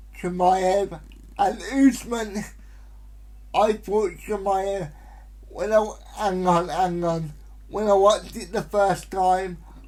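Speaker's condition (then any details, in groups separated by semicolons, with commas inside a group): Cerebral palsy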